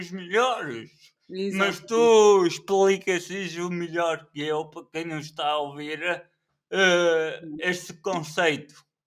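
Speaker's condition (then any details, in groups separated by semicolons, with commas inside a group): Cerebral palsy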